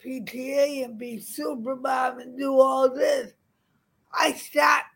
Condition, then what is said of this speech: Cerebral palsy. I mean, I had my step-grandson, when he was three, we were walking out to Chili's, and he looked at me and he said, "Why do you talk all drooly and walk all wobbly?"